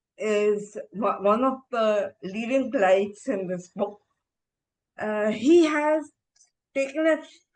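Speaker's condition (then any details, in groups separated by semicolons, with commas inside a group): Encephalitis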